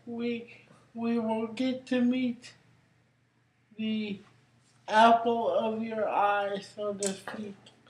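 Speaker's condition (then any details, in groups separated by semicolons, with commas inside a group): Cerebral palsy; brain injury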